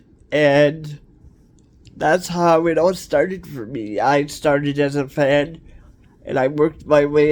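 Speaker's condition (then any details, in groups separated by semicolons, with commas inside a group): Cerebral palsy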